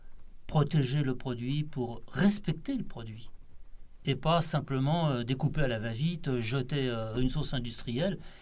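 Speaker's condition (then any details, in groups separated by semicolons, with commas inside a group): No condition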